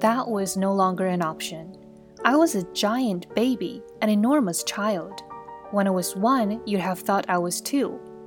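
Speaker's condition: No condition

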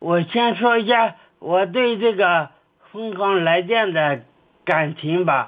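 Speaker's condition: Cerebellar atrophy; onset at age fifteen

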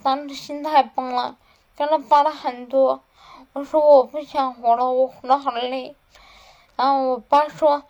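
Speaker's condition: Cerebellar atrophy, hereditary; no medication

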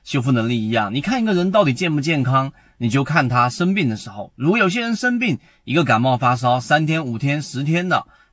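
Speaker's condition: No condition

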